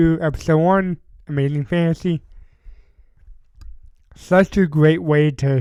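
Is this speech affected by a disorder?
Yes: cerebral palsy.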